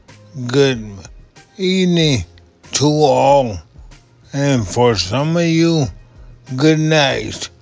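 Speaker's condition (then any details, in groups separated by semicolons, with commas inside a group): Multiple sclerosis; affects left side and voice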